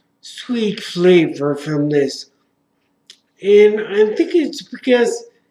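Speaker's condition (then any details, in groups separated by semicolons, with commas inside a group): Traumatic brain injury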